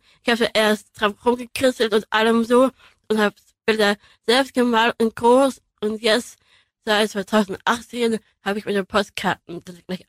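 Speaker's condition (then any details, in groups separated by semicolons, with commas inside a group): Down syndrome, Trisomie 21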